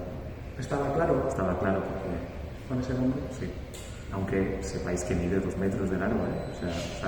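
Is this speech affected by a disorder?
No.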